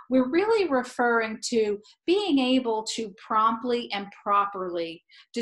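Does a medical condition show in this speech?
No.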